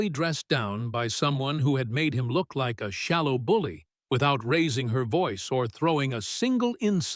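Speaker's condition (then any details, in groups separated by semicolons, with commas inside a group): No condition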